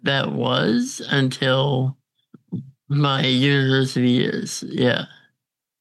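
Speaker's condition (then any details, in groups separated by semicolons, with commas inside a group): Congenital muscular dystrophy; diagnosed at 6 months, chronically physically disabled, doctor predicted inability to thrive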